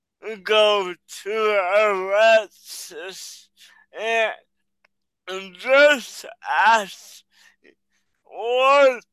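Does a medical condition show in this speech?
Yes: cerebral palsy.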